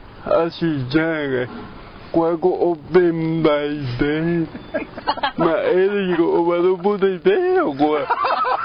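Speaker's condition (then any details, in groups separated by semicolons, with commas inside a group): Brain lesion; left brain, present from birth, genetic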